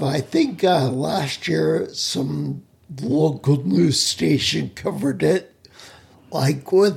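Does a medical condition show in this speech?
Yes: spinocerebellar ataxia; rare neuromuscular disease, mobility challenged; speech impediment.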